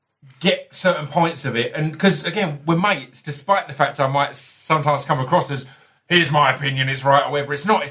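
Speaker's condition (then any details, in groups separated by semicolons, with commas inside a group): Stutter; unnoticed during rapping and spoken word years, noticed with radio show and podcast, works with STAMMA; stutter interrupts sentences naturally; prolonged sounds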